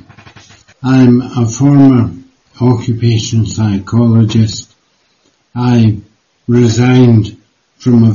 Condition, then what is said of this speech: Parkinson's disease. I have a tendency to slur my words, so I speak more slowly.